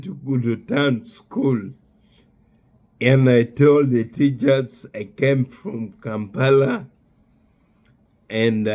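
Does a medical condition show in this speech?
Yes: neurological disease.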